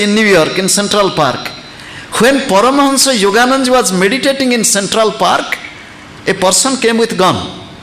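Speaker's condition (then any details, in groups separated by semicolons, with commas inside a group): No condition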